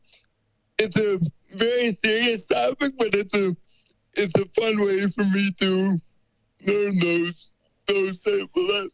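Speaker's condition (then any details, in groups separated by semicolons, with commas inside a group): Cerebral palsy; diagnosed in early infancy after neonatal care, uses wheelchair, limited wheelchair mobility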